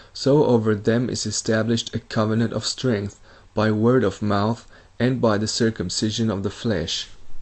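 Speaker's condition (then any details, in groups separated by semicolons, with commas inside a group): No condition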